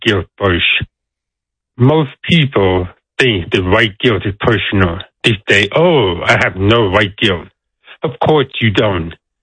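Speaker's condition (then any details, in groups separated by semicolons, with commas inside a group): Deafness; deaf accent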